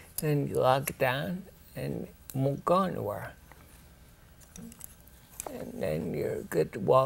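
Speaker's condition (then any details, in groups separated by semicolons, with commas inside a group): Ataxia; rare, progressive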